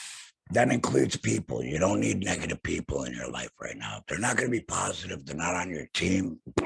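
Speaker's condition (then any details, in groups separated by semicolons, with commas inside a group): Laryngectomy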